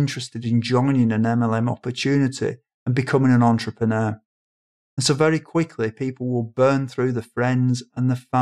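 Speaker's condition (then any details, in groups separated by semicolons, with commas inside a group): No condition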